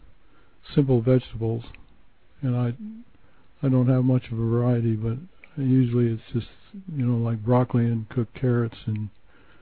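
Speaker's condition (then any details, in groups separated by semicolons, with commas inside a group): Parkinson's; onset 2003 as minor arm tremor, age 69, progressed to barely moving before medication; low dose Mirapex, yoga, Bowen therapy, John Coleman's alternative approach, limited food intake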